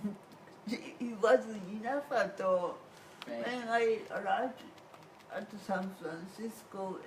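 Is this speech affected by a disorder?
Yes: cerebral palsy; whole body affected.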